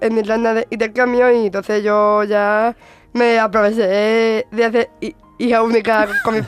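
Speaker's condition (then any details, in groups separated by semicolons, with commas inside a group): Down syndrome; intellectual disability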